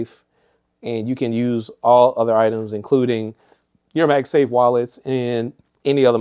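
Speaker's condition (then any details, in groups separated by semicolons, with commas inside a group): No condition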